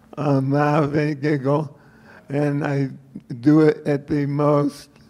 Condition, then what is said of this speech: Parkinson's disease. The impacts, well, first my voice. Obviously, I don't speak that well.